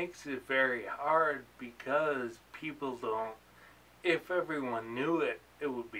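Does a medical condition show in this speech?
Yes: ataxia; late onset.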